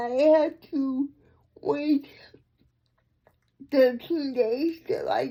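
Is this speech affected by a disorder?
Yes: cerebral palsy.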